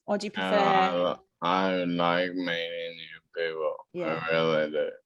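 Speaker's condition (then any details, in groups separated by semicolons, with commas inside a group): Cerebellar ataxia; brain cause, wheelchair; speech affected, hard to understand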